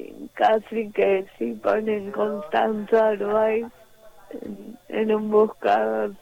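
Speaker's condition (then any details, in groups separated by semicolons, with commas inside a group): Cerebral palsy; physical disability affecting movement and posture; manner of speaking and moving affected, prompting others' prejudice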